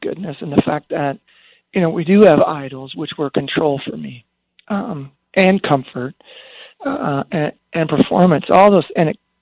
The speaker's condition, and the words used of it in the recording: Spasmodic dysphonia. You can probably tell with my scratchy vocal, even on the phone, that my voice doesn't work and it hasn't gotten any better.